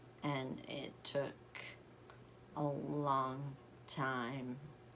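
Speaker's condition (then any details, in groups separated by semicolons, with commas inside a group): Essential tremor; voice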